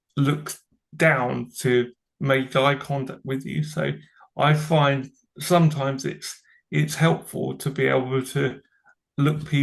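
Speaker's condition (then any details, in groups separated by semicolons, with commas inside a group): Cerebral palsy; from birth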